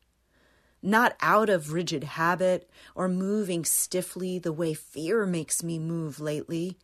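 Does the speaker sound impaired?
No.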